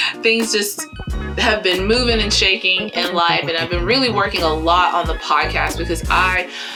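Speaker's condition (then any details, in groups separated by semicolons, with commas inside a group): No condition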